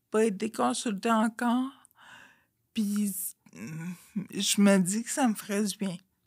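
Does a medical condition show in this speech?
Yes: Friedreich's ataxia.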